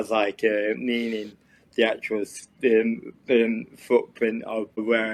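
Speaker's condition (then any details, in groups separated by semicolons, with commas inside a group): Cerebral palsy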